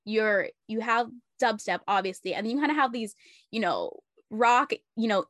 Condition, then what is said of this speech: None; typical speech.